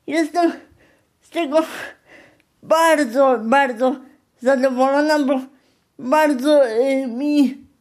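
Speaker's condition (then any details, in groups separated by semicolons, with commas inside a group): Spastic quadriplegic cerebral palsy; from birth, wheelchair user since birth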